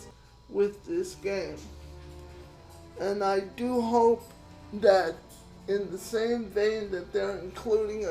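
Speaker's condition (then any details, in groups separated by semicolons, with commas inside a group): Cerebral palsy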